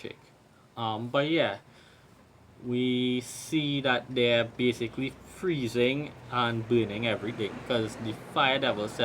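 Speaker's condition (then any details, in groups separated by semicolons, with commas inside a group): No condition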